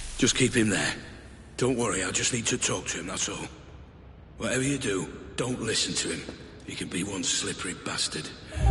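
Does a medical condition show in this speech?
No.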